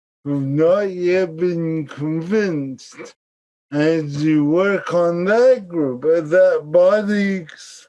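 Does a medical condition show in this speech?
Yes: cerebral palsy.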